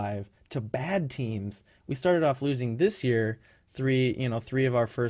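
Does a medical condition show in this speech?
No.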